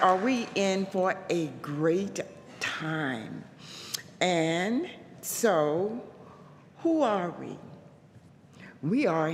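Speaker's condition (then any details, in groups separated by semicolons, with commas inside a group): No condition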